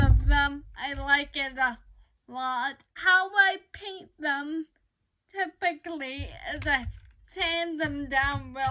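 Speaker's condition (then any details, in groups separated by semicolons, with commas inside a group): Cerebral palsy; uses crutches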